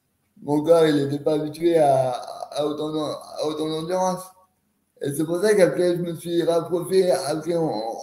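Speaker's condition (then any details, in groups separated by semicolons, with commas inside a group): Cerebral palsy; age 30, spasticity, startles at noise, cramps block leg movement, physiotherapy, posture work, hydration, sophrology, hypnosis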